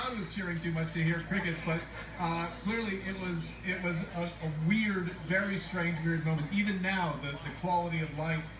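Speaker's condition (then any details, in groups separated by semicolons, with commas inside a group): No condition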